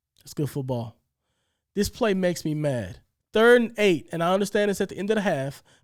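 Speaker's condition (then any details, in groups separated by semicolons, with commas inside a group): No condition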